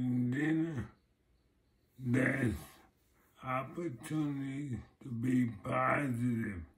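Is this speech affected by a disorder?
Yes: multiple sclerosis.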